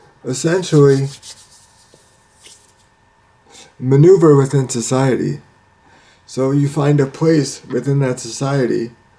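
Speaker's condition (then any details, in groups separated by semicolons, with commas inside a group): Cerebral palsy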